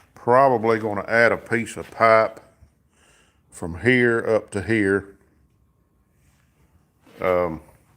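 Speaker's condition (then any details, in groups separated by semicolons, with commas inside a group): No condition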